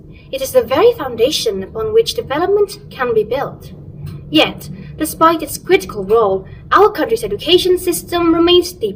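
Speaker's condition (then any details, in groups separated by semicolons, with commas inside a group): No condition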